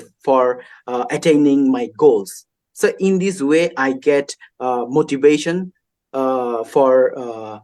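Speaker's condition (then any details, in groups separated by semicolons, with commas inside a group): No condition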